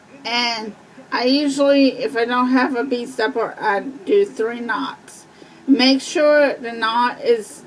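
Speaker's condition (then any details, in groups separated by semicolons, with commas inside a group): Cerebral palsy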